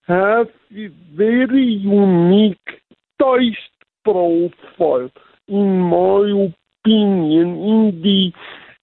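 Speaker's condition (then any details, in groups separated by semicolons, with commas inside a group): Cerebral palsy; types with single finger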